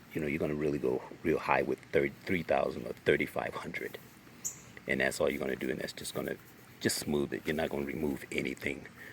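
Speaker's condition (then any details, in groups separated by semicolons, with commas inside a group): No condition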